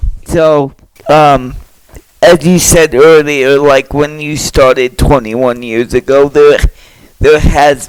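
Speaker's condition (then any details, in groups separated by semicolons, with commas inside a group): Cerebral palsy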